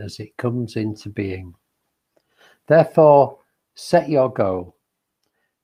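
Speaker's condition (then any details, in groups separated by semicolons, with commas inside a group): No condition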